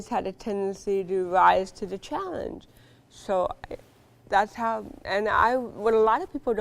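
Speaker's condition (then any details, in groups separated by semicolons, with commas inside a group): Cerebral palsy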